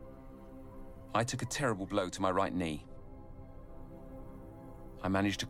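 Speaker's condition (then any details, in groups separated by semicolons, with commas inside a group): No condition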